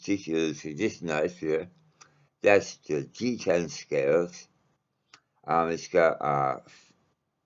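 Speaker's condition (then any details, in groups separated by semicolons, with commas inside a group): Mouth cancer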